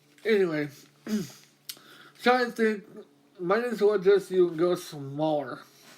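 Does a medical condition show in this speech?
Yes: mobius syndrome.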